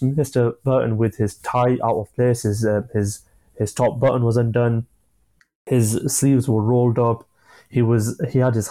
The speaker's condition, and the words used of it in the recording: Stuttering. That, like, I'm not a fluent speaker.